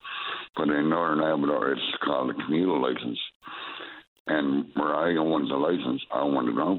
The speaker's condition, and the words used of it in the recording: Stroke. I can bear with me because I talk on a slur sometimes because I had a stroke.